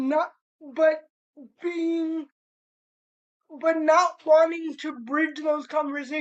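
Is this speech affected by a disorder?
Yes: cerebral palsy; spastic cerebral palsy.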